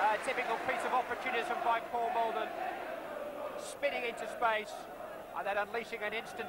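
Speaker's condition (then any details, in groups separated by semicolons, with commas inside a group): No condition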